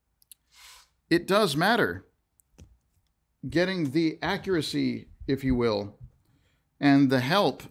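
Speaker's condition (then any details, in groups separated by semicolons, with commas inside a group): No condition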